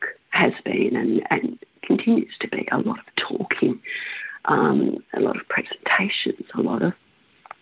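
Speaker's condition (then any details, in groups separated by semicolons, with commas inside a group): Spasmodic dysphonia; about 16 years since onset, persistent with treatment, uses strategies to short-circuit spasms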